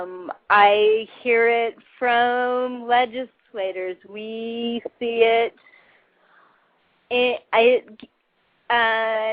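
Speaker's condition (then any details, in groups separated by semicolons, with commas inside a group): Cerebral palsy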